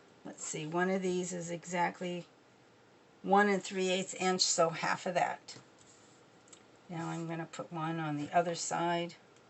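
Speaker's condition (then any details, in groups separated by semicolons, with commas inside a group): No condition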